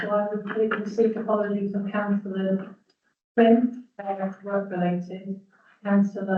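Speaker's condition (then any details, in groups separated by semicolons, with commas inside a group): No condition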